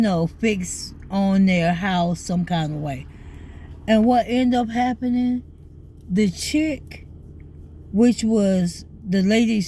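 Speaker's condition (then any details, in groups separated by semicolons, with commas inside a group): ALS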